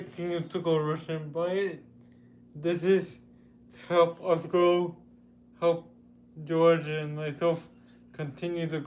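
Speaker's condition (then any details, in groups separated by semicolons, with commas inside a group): Cerebral palsy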